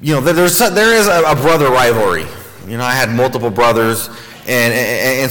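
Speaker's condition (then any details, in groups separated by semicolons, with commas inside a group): No condition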